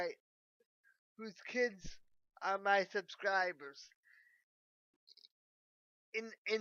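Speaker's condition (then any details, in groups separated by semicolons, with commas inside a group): Cerebral palsy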